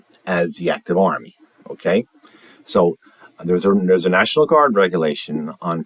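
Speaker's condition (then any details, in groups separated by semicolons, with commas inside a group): No condition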